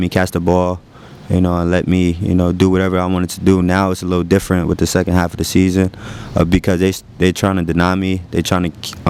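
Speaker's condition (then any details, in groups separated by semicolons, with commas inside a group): No condition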